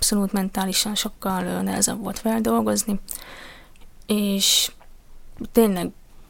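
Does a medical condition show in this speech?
Yes: deafness; cochlear implant 2.5.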